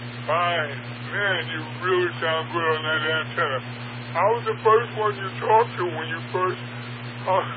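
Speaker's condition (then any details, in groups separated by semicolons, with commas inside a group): Parkinson's; largely wheelchair bound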